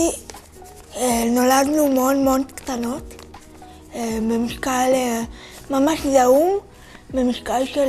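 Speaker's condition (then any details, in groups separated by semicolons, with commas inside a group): Cerebral palsy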